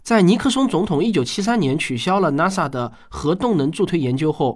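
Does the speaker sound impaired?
No.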